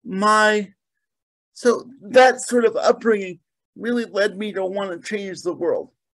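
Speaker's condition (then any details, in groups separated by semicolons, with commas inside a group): Cerebral palsy; mainly lower limbs affected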